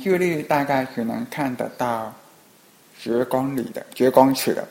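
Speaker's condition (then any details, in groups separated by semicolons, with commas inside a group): Hearing impairment; falls behind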